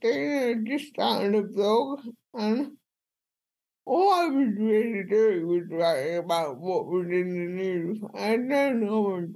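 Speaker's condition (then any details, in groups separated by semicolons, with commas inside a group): Cerebral palsy; speech impediment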